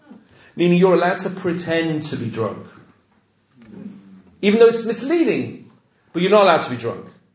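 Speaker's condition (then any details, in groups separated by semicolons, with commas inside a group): No condition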